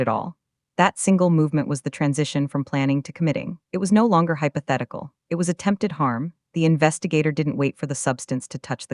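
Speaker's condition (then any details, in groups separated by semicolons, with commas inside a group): No condition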